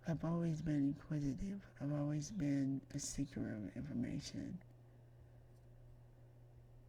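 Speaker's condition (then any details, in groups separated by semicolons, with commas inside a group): Myasthenia gravis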